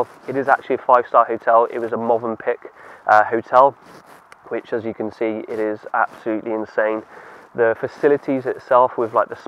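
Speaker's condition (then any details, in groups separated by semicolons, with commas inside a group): No condition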